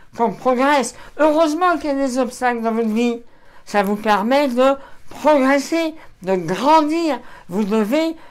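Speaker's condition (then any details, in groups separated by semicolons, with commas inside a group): Throat cancer surgery; no speech two months post-surgery, then severe pronunciation defect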